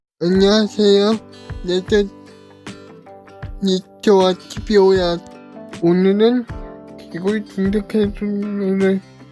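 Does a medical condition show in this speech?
Yes: cerebral palsy; brain lesion.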